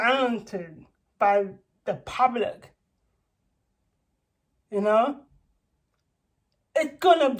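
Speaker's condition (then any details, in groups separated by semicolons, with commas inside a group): Cerebral palsy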